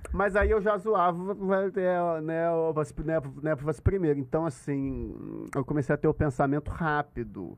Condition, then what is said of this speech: Stuttering. Porque eu dou uma gaguejada, eu perco o punch, eu perco o, o timing da parada.